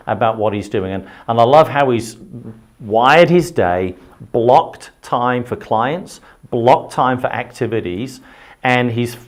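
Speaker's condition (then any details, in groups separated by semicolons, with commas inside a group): No condition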